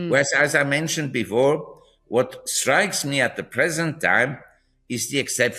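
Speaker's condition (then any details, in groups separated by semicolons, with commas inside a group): No condition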